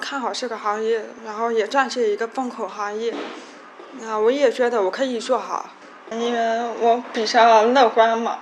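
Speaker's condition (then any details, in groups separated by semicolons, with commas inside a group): Hearing impairment; registered hearing disability, hearing damaged in childhood by an accident; completed rehabilitation training, parents spoke behind back, daily word drills repeated hundreds of times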